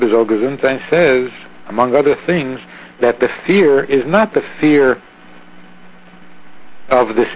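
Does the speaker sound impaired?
No.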